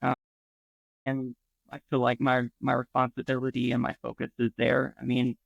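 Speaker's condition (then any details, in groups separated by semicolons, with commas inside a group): No condition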